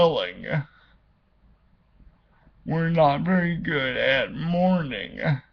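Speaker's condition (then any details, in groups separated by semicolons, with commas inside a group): Cerebral palsy; speaks slower at times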